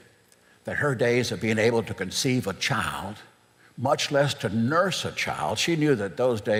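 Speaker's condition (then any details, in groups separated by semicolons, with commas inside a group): No condition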